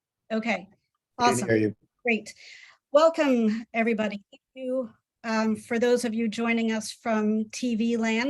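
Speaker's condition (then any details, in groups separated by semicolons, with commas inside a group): No condition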